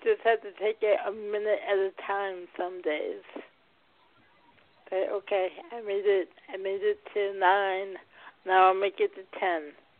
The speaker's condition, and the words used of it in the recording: Cerebral palsy. She was diagnosed with cerebral palsy, and excuse me if I'm pronouncing it incorrectly, which affects her speech and more.